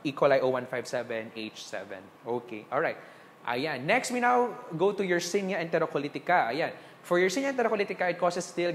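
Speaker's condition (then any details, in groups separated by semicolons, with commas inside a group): No condition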